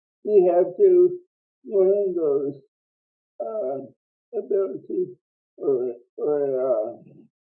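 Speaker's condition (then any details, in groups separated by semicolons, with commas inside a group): Cerebral palsy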